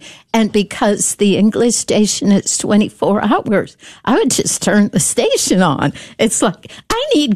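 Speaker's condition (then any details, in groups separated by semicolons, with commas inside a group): Spasmodic dysphonia; voice problem, speech gets out of whack, still able to speak if careful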